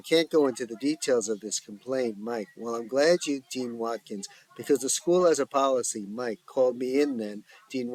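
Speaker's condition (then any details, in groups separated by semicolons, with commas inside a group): No condition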